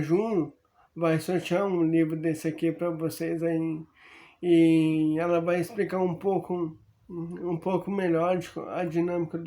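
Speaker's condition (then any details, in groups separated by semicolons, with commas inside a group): Amyotrophic lateral sclerosis; genetic form, earlier diagnosed hereditary spastic paraparesis, leg weakness; diagnosed about one month ago, progressive; increasingly impaired speech and walking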